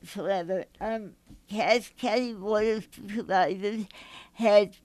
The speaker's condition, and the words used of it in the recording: Cerebral palsy. I have mild cerebral palsy that affects my speech.